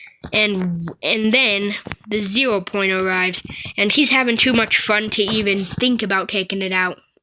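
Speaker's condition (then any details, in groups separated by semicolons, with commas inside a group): No condition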